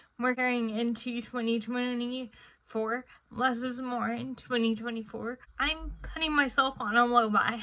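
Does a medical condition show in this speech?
Yes: cerebral palsy, spastic.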